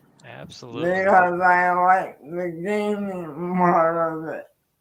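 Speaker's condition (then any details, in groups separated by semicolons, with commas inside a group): Cerebral palsy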